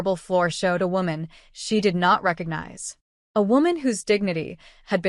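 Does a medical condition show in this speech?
No.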